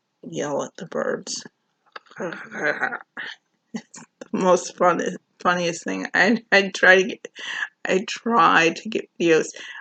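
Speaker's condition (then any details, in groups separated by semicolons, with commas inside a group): Cerebral palsy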